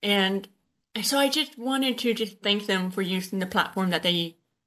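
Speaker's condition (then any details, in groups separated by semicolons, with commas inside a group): Usher syndrome, born deaf; no balance issues, uses hearing aids, signs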